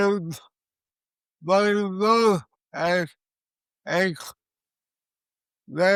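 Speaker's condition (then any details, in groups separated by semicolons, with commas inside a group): Cerebral palsy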